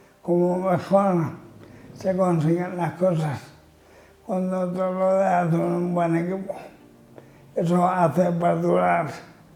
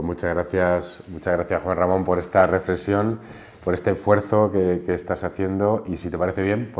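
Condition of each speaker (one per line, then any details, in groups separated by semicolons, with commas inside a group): Amyotrophic lateral sclerosis (ela); slow-progressing form; diagnosed eight and a half years ago, at 38
No condition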